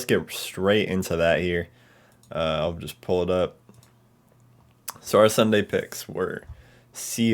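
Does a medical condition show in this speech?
No.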